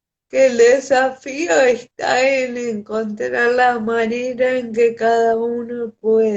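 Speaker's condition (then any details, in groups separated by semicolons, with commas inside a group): Cerebral palsy; respiratory arrest at birth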